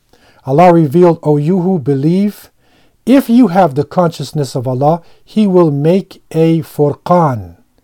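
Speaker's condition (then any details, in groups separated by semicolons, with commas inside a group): No condition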